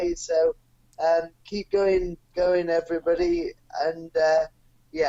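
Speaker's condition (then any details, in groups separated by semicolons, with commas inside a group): Cerebral palsy; non-progressive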